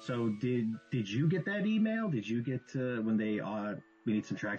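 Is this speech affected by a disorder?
No.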